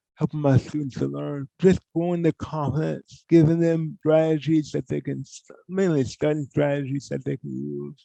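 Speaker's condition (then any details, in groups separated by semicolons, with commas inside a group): Cerebral palsy; from birth, poor hand use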